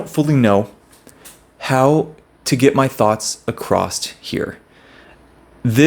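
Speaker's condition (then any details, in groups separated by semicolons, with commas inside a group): No condition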